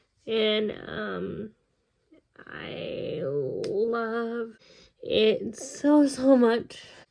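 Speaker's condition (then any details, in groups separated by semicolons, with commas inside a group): Cerebral palsy; congenital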